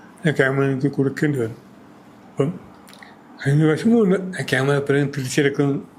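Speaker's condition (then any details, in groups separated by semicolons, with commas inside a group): Cerebral palsy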